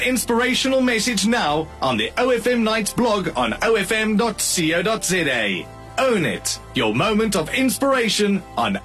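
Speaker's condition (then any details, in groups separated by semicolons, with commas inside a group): No condition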